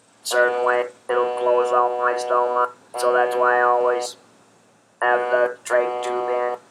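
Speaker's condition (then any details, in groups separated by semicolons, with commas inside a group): Laryngectomy, electrolarynx; larynx removed; 19 years since laryngectomy; speaks with electrolarynx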